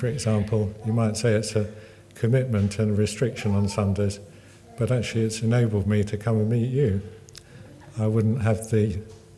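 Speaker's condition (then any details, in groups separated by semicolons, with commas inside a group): Parkinson's; table tennis and snooker groups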